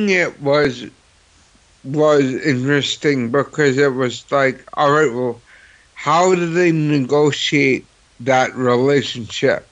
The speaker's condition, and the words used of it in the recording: Cerebral palsy. Like, I hear New York, but I don't hear, like, classic CP spastic voice.